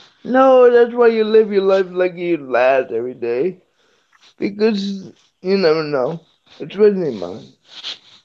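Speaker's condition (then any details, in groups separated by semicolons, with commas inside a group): Cerebral palsy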